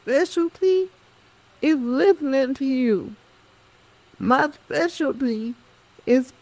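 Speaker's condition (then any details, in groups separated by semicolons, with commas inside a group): Cerebral palsy; speech affected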